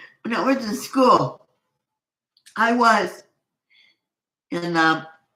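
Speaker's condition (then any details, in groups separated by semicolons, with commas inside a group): Cerebral palsy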